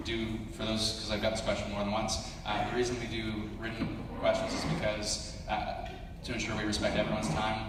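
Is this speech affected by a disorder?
No.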